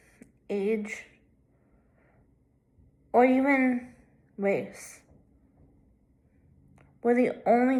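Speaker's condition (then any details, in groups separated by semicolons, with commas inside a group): Cerebral palsy, left hemiplegia; left hemiplegia, full-time wheelchair user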